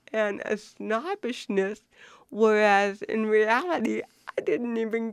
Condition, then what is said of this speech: Cerebral palsy. And I intentionally speak the best that I can, grammatically correct, to let people know I'm intelligent.